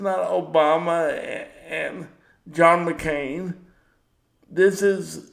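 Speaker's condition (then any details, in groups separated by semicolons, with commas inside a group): Cerebral palsy; power wheelchair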